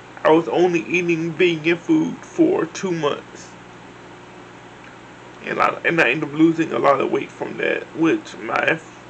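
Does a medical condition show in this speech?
Yes: cerebral palsy.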